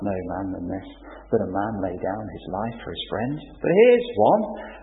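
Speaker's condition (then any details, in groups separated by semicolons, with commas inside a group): No condition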